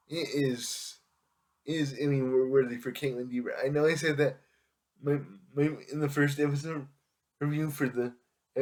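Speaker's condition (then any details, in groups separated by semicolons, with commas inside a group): Cerebral palsy; able to speak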